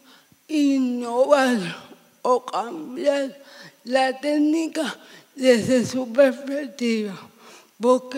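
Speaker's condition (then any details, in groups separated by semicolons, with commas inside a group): Severe cerebral palsy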